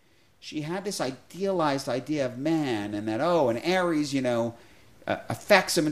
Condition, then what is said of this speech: None; typical speech.